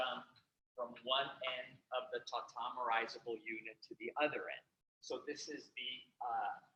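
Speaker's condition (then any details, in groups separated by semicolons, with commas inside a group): No condition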